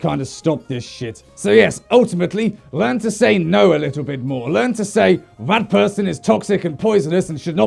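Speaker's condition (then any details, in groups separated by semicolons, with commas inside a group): No condition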